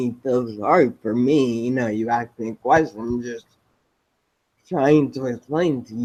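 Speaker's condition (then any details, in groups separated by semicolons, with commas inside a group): Spinocerebellar ataxia type 7, SCA7; progressive degenerative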